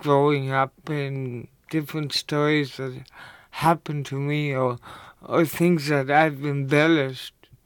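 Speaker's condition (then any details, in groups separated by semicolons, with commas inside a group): Cerebral palsy; cerebral palsy since childhood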